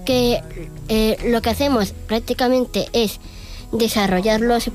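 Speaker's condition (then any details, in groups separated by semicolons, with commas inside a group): Down syndrome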